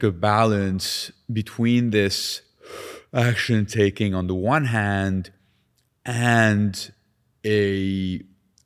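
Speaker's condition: Stutter; lifelong severe stutter, resulting severe social anxiety, public speaking and meditation against fear since 5 years; still stutters, states stutter openly to listeners; severe speech impediment lifelong, avoided speaking growing up in Lebanon, chose silence against negative reactions; repeated words, prolonged sounds

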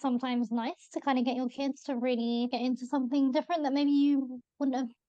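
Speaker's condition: Bilateral cleft lip and palate; congenital

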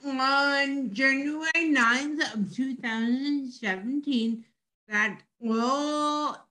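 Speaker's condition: Dysarthria after stroke; stroke at age 50, double vision then collapse, tracheotomy, feeding tube, could not walk, swallow or eat; about 5 years post stroke, speech therapy with Claire, students Keziah and Emily, yoga, singing lessons; could not talk at first, letter board, possibly aphasic, dysarthria remains, much improved, diaphragmatic breathing, over-articulation

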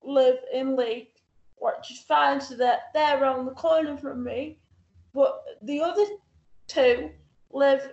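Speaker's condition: Cerebral palsy; full-time wheelchair user

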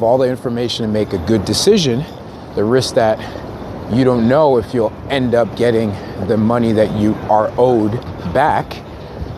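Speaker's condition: No condition

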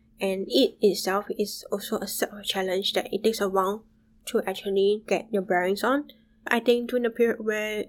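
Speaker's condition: Bilateral sensorineural hearing loss, sensorineural, bilateral; severe right, profound left; left profound since young

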